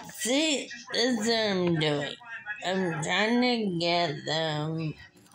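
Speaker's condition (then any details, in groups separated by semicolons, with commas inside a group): Muscular dystrophy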